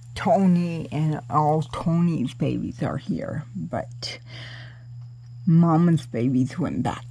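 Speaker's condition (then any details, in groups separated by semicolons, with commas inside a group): Cerebral palsy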